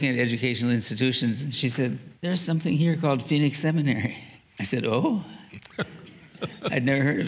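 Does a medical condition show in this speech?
Yes: Parkinson's disease; began with worse handwriting, fine motor trouble, mild left hand tremor, gait change; about 6 years since onset, among 5% least affected per Barrow Neurological Clinic, Phoenix; reduced voice volume, uses classroom microphone, dictates with naturally speaking software, not standard strong dopamine medication.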